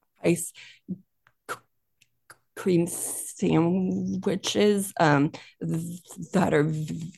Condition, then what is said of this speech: Stuttering. And like when I was younger, my speech was even more severe.